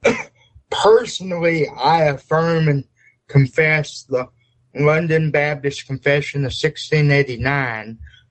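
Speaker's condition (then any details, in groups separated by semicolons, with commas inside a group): Cerebral palsy; uses electric wheelchair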